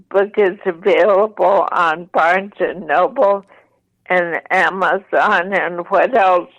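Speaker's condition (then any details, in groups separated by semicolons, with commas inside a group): ALS, mild; voice slightly impaired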